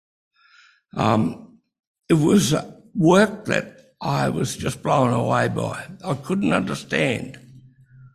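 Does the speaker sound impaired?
Yes: breathing-related speech difficulty; insufficient breathing while speaking; a lot of trouble speaking from insufficient breathing.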